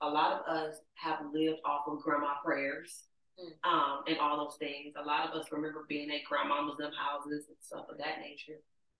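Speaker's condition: No condition

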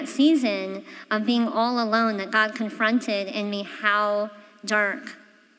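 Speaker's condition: Cleft palate; congenital

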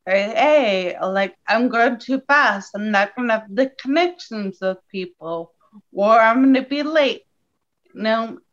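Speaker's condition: Ataxia; wheelchair one year

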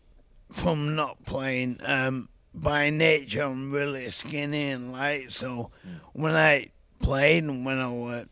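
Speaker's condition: ALS (motor neurone disease); lags in banter

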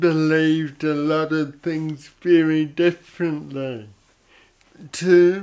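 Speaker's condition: Cerebral palsy; odd sort of voice

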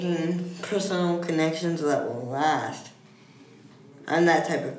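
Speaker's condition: Cerebral palsy; age 12, almost 13, uses wheelchair

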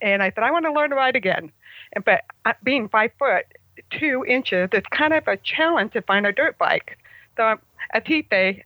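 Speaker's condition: Congenital hearing loss; about 75% hearing loss

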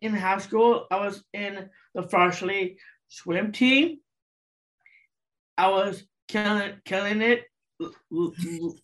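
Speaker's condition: Down syndrome; adult of 25

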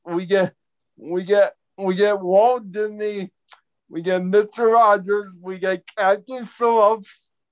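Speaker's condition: Cerebral palsy; quadriplegic, wheelchair user

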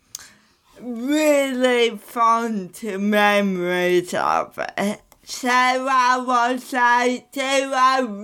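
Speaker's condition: Cerebral palsy; disability known by age 2.5

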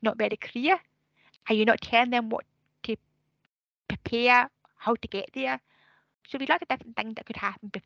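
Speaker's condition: Deafness; many years of speech therapy to learn to talk, no sign language; speech sometimes affected

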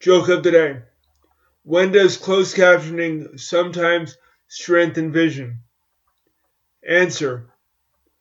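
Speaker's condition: Cerebral palsy; walks with crutches

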